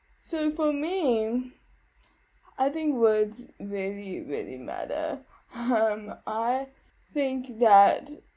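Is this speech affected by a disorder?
Yes: cerebral palsy.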